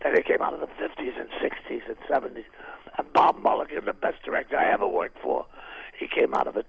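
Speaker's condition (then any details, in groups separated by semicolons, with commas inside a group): Throat cancer, vocal cord removed, partial laryngectomy, right vocal cord removed; years after laryngeal surgery, talking does not hurt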